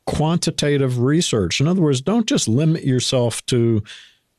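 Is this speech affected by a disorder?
No.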